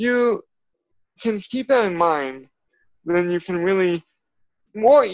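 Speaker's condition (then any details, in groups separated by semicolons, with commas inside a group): Cerebral palsy; from birth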